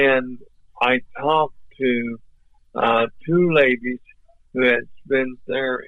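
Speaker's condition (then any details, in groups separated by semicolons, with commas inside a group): ALS; voice off but clear and understandable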